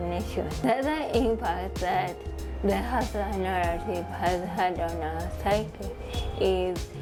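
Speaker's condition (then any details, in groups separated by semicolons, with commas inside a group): Cerebral palsy; from birth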